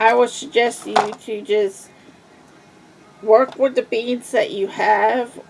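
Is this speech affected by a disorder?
Yes: cerebral palsy.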